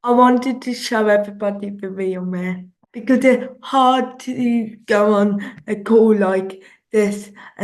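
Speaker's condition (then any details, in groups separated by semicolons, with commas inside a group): Cerebral palsy; some speech delay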